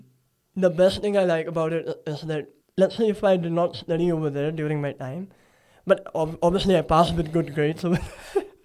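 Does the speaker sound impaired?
Yes: cleft palate; nose previously tilted.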